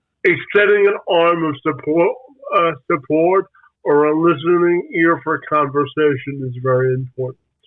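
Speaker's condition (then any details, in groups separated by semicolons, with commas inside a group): Spastic quadriplegic cerebral palsy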